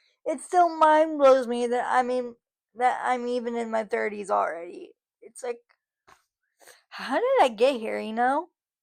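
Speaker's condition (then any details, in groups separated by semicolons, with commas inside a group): Cerebral palsy, spastic; from birth, muscle spasms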